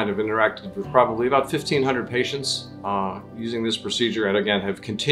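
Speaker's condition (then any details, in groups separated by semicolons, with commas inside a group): No condition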